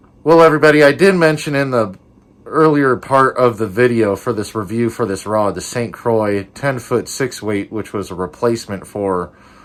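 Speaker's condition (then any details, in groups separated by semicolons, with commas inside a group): No condition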